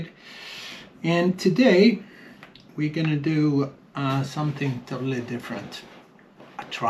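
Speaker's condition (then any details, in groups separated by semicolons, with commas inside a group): No condition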